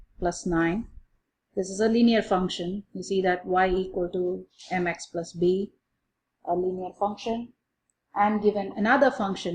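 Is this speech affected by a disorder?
No.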